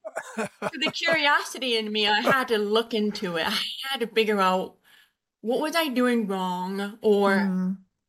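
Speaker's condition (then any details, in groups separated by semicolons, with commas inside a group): Usher syndrome, born deaf; born deaf or hard of hearing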